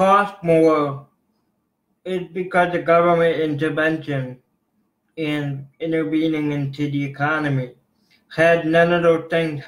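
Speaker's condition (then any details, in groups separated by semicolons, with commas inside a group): Cerebral palsy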